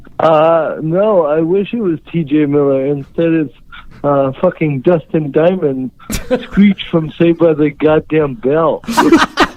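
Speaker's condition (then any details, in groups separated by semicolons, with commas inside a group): Cerebral palsy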